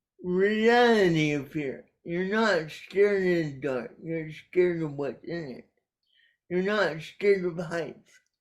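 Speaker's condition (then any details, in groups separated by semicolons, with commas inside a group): Cerebral palsy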